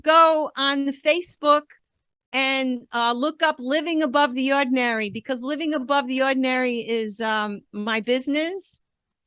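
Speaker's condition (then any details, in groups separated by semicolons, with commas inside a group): No condition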